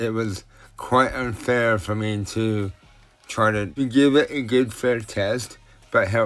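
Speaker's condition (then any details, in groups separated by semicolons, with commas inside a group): Cerebral palsy; tends to mess up words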